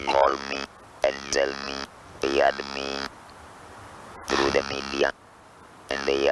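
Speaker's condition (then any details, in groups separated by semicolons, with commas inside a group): Laryngectomy for larynx cancer; voice box removed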